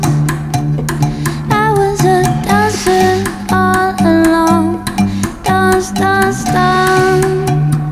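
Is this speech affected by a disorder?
No.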